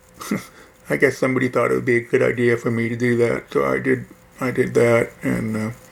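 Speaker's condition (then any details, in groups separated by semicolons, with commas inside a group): Hearing loss; music enjoyed less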